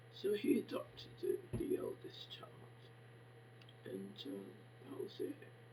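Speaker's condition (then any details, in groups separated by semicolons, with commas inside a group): Facial palsy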